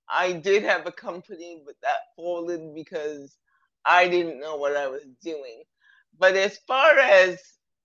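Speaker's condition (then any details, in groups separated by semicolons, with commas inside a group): Cerebral palsy; present from birth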